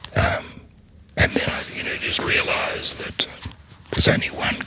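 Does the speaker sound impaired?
Yes: laryngectomy, voice prosthesis; very quiet, odd manner of speaking, fluent in paragraphs since start of speech therapy.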